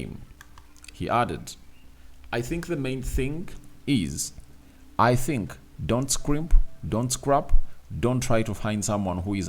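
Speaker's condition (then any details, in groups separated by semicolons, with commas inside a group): No condition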